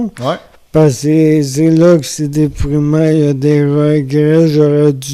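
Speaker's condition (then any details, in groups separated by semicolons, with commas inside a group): Amyotrophic lateral sclerosis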